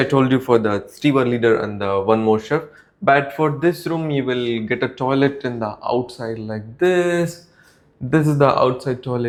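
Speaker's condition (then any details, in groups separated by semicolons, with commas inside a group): No condition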